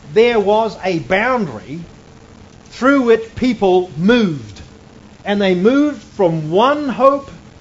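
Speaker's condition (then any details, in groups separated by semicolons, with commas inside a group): No condition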